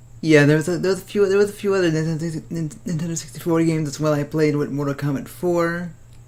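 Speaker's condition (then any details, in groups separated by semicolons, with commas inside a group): Cerebral palsy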